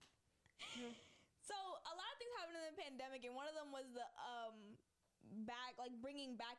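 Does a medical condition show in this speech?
No.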